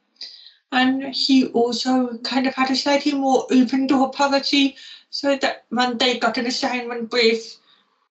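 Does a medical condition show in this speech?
Yes: profoundly deaf; profound deafness.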